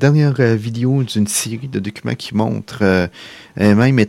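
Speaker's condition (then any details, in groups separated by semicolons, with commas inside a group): No condition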